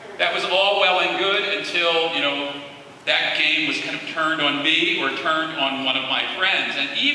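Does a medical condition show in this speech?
No.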